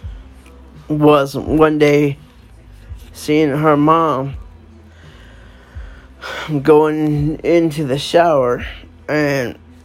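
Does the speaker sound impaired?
Yes: cerebral palsy; able to walk, able to talk.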